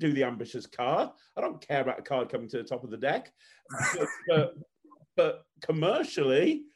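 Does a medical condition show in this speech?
No.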